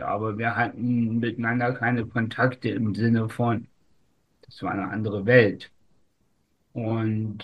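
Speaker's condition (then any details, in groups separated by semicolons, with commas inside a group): Spastic tetraparesis; from birth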